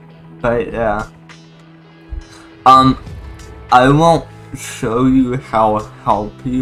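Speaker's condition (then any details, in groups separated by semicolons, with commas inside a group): Cerebral palsy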